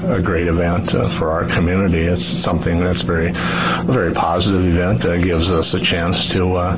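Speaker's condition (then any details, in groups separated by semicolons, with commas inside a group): No condition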